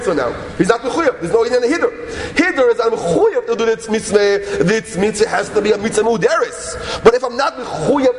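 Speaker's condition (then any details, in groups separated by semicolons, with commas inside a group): No condition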